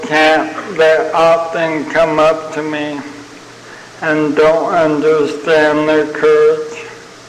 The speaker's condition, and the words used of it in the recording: ALS (motor neuron disease). For those of you that don't know why I'm in the wheelchair, why I'm talking like I've had a couple drinks tonight.